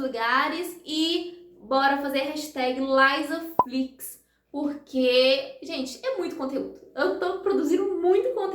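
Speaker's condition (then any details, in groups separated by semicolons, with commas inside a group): No condition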